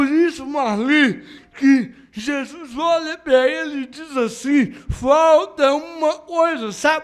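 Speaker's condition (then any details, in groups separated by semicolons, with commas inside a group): Cerebral palsy; no speech as child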